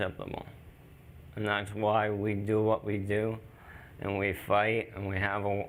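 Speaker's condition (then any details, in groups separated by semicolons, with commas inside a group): ALS; young onset; still able to speak, dry mouth while speaking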